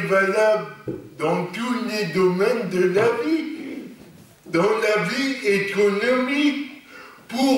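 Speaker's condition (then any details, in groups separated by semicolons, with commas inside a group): Cerebral palsy; lifelong, non-progressive; stable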